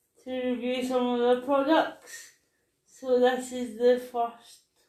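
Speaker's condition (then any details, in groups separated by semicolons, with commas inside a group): Cerebral palsy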